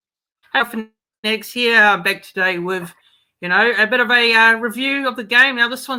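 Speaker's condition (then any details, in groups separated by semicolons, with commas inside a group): No condition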